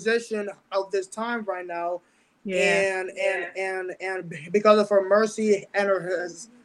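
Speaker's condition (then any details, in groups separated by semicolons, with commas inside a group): Stutter; mild stutter, speech impediment since about age 10; avoids long talking on stage, fears certain words coming out, fears mockery for unfinished sentences; repeated sounds, repeated words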